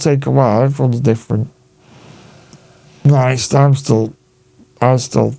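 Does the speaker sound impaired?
Yes: Duchenne muscular dystrophy; night ventilator, past punctured lung on night ventilator.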